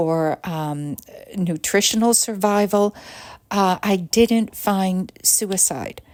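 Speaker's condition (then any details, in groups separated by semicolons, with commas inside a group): No condition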